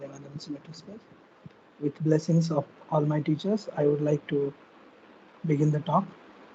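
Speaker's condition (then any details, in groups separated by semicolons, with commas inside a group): No condition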